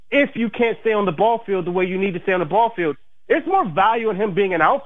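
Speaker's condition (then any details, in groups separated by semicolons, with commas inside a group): No condition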